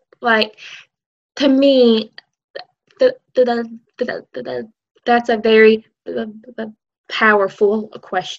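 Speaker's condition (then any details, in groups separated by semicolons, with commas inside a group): Stuttering; stutters openly; repeated sounds, prolonged sounds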